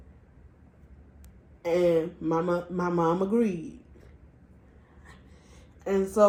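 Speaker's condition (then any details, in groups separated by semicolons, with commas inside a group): Cerebral palsy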